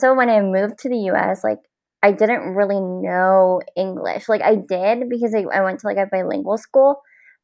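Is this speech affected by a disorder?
Yes: cleft palate; congenital, many facial surgeries, visible differences of mouth, nose and teeth since childhood.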